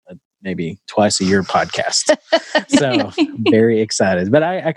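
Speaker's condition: No condition

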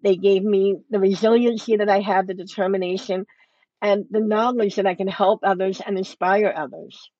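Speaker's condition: Cleft lip and palate; congenital

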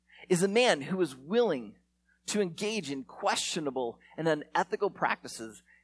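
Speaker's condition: No condition

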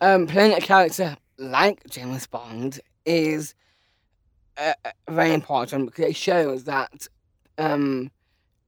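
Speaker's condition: Down syndrome

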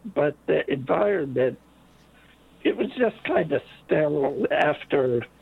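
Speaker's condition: Late-onset Pompe disease; misdiagnosed as muscular dystrophy at 23 for 26 years

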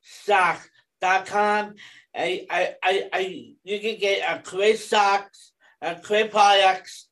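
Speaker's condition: Down syndrome; extra third 21st chromosome, young man

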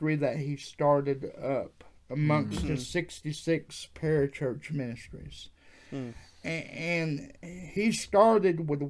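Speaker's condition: Cerebral palsy; wheelchair user

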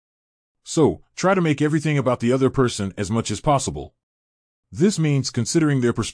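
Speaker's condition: No condition

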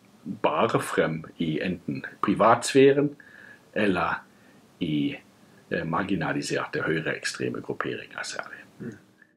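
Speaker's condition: No condition

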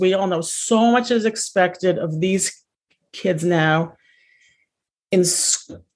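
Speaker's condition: Stuttering; prolonged sounds

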